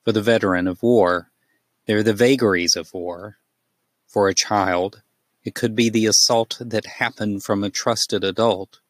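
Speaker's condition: No condition

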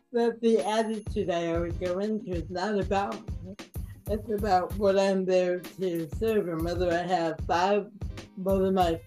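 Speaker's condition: Cerebral palsy; mild

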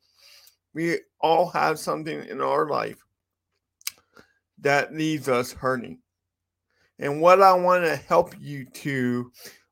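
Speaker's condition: Cerebral palsy; walks with a limp

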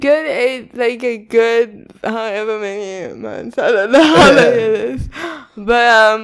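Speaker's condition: Cerebral palsy, spastic quadriplegic

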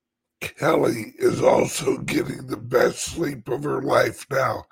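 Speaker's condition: Chronic voice problem; stiff voice box

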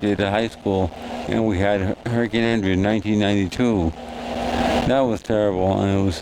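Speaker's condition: Cerebral palsy

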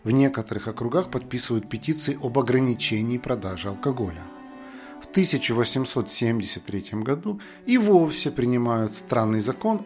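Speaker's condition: No condition

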